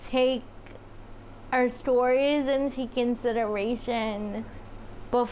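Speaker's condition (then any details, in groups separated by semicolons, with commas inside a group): Spastic cerebral palsy; spastic type, from birth, cannot walk, withered hands; controls spasms; clipped speech, refined speech patterns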